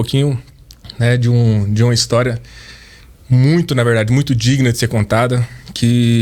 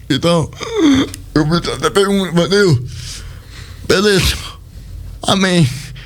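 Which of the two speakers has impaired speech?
The second: cerebral palsy; present from birth; speech not normal.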